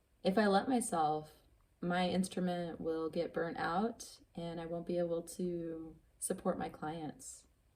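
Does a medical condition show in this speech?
No.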